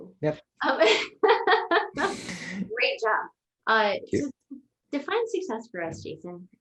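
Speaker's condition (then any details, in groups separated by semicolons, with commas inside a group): No condition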